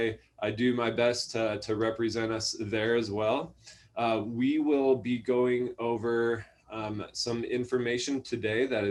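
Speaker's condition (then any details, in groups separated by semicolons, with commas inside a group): No condition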